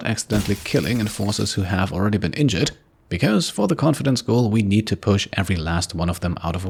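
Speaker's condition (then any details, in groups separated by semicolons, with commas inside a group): No condition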